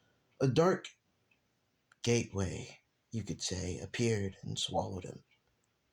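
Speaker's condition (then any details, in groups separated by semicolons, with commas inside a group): No condition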